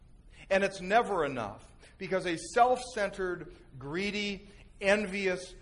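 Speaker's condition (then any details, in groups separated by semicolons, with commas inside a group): No condition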